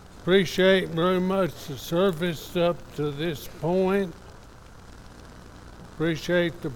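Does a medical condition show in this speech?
Yes: ALS; somewhat affected, evident today.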